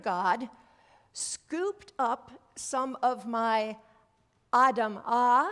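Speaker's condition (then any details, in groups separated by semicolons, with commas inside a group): No condition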